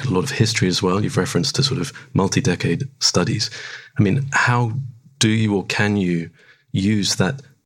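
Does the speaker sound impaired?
No.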